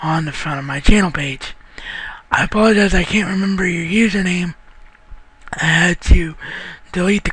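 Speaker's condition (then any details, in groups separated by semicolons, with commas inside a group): Cerebral palsy; wheelchair bound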